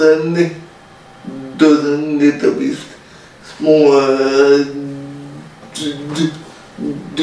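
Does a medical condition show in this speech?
Yes: cerebral palsy; uses wheelchair.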